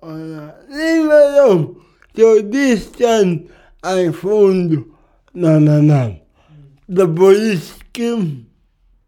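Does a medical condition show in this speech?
Yes: cerebral palsy; speech can be hard sometimes.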